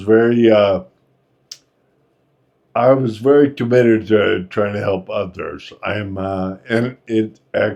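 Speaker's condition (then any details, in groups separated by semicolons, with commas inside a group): Friedreich's ataxia; inherited, muscle degeneration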